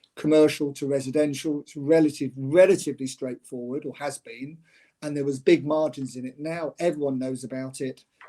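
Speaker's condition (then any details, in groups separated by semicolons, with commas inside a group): No condition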